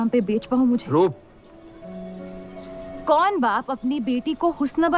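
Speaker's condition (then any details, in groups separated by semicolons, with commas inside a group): No condition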